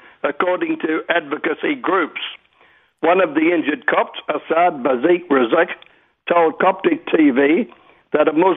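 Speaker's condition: No condition

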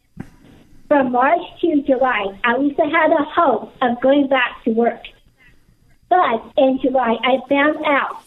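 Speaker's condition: Down syndrome; speaks across country

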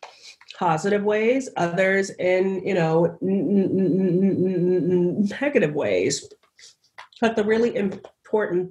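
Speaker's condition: Stuttering; described as a speech impediment; has a slight cold during the recording; stutters on stage and on camera; prolonged sounds

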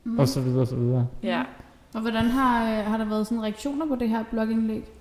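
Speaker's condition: No condition

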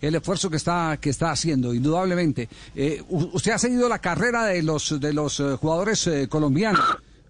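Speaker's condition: No condition

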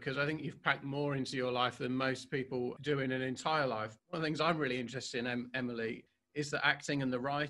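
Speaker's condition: No condition

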